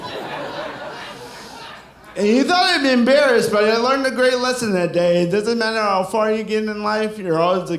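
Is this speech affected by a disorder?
Yes: cerebral palsy; sounds drunk, constant.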